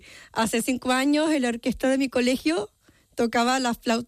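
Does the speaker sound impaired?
Yes: Down syndrome; genetic condition; age 30.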